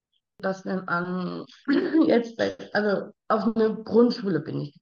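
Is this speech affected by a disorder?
Yes: Down syndrome.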